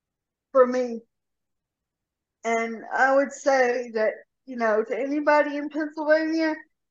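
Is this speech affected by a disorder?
Yes: cerebral palsy; severe rotator cuff tear.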